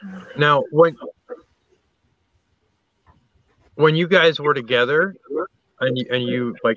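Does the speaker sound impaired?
No.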